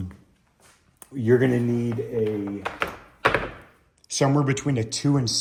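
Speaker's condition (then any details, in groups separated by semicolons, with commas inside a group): No condition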